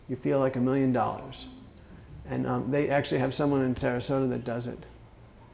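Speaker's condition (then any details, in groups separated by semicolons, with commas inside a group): Parkinson's disease; left foot dystonia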